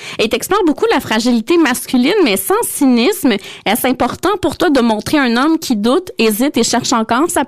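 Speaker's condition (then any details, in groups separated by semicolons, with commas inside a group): No condition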